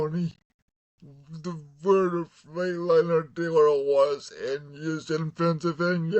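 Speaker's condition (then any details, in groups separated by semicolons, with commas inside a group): Cerebral palsy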